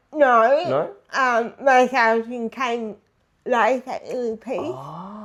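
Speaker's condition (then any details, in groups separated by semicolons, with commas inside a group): Disability affecting speech; voice and speech affected, speech therapy from age one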